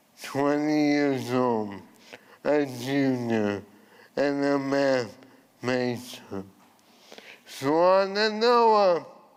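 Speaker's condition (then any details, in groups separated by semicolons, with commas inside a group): ALS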